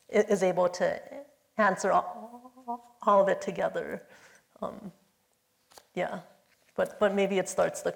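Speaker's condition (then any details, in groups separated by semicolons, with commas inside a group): Stutter; stutter in high school; stutter still present sometimes; occasional stutter; repeated sounds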